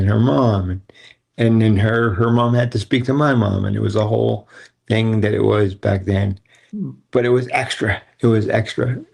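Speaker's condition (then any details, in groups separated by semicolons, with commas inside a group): Cerebral palsy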